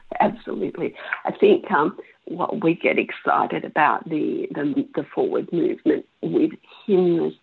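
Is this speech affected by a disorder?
Yes: spasmodic dysphonia; onset about 16 years ago, saw ear nose and throat specialist, diagnosed after over 12 months; about 16 years since onset, persistent with treatment, uses strategies to short-circuit spasms; words disappear like bad phone reception, bits of words lost, holds voice box, cough or hiccup resets.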